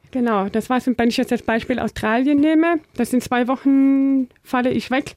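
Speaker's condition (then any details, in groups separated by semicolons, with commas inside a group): Deafness; learned speaking as child using balloons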